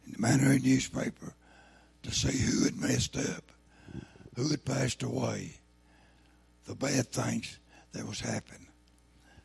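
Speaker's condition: Throat cancer, lost vocal cord

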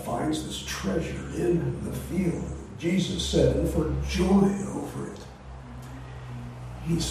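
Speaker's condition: Voice disorder; not contagious

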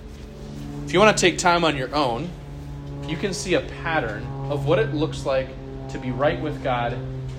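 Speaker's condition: No condition

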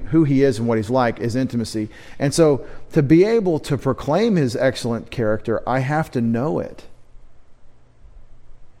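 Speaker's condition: No condition

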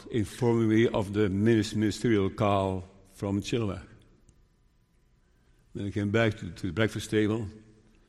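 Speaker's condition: Parkinson's disease; still preaching

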